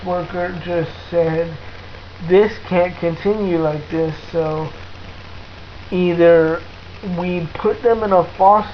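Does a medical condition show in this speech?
Yes: cerebral palsy.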